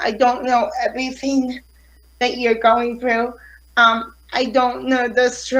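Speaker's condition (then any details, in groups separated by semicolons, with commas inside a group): Cerebral palsy; affects fine motor skills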